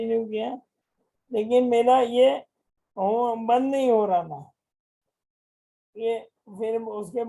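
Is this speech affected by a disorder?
Yes: motor neuron disease; forearm fasciculations and twitching.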